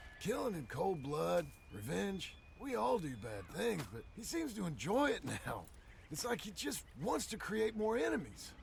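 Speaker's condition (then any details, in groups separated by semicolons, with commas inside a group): No condition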